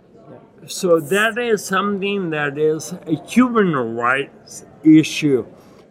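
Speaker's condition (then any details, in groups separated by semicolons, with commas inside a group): Acquired ataxia with dysarthria; Lance-Adams syndrome, contaminated-jacuzzi Legionnaires' pneumonia, 12-day induced coma, brain damage, myoclonus, onset age 39; difficult articulation, speaking feels like elephant on chest, gets winded, bites tongue 2-3 times daily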